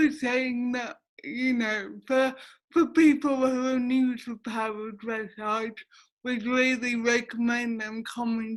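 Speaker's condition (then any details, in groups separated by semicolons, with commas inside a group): Cerebral palsy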